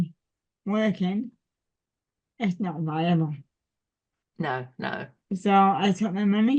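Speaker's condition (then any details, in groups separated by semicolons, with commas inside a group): Cerebral palsy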